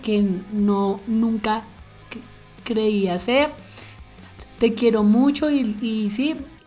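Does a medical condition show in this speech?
Yes: stuttering; since childhood, hidden in school by staying silent, emo phase as mask for frustration; speaks openly in public as a person who stutters, hosts podcast; here repeated words, prolonged sounds.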